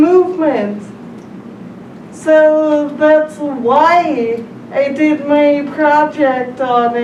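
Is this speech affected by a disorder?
Yes: traumatic brain injury.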